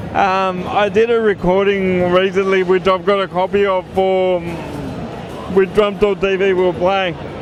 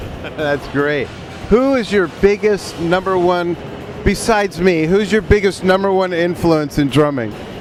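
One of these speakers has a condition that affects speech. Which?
The first: cerebral palsy.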